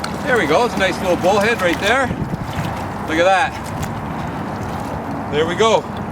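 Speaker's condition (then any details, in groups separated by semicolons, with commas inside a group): No condition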